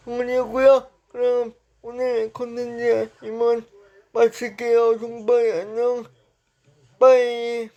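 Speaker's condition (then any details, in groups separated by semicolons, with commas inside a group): Brain lesion disability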